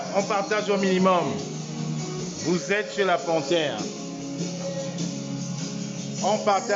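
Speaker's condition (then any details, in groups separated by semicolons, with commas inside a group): No condition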